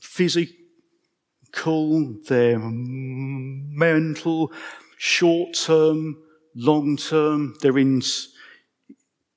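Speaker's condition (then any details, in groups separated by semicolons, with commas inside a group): Stammer; man aged 55; prolonged sounds, blocks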